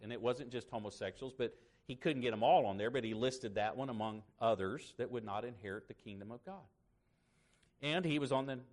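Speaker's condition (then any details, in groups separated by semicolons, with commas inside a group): No condition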